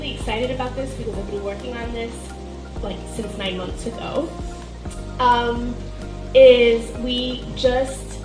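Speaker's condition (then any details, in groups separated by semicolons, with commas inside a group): No condition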